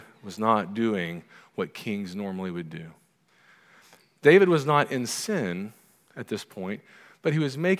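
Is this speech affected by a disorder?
No.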